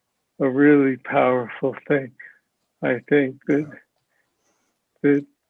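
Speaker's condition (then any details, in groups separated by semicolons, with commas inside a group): Parkinson's disease; speech sounds like mush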